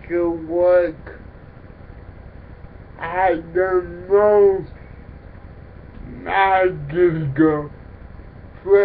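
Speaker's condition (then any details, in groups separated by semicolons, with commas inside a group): Cerebral palsy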